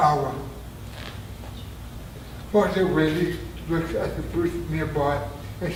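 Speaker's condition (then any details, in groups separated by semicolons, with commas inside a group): Traumatic brain injury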